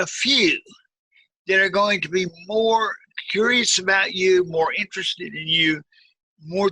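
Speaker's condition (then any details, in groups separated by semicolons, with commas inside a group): Cerebral palsy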